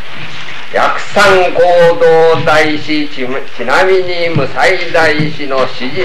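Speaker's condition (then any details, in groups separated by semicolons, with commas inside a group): No condition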